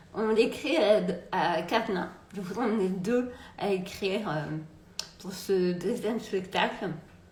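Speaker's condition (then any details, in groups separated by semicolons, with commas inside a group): Multiple sclerosis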